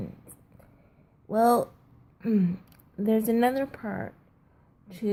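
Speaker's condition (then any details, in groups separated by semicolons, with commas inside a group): Cerebral palsy, triplegia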